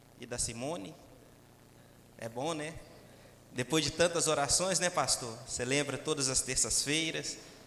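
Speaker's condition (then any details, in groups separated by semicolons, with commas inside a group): No condition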